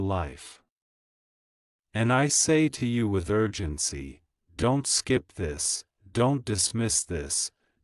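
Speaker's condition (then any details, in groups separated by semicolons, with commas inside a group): No condition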